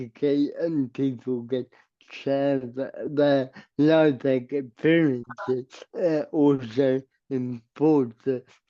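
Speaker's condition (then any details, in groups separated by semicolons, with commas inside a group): Cerebral palsy; permanent wheelchair user; speech impediment, rehearsed words for clarity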